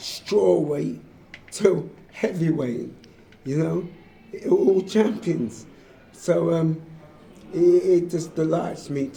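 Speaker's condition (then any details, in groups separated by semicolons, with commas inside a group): Motor neurone disease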